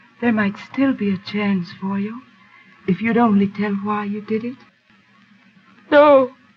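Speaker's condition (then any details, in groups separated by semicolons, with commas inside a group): No condition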